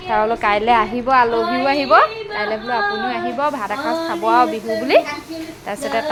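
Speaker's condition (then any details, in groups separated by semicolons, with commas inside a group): No condition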